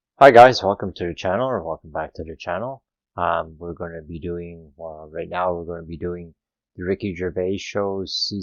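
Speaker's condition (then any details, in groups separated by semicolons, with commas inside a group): No condition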